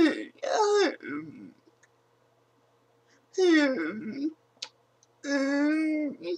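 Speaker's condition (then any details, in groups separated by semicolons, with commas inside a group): Cerebral palsy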